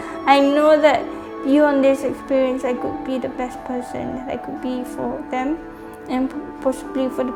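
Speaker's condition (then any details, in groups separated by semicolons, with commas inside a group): Cerebral palsy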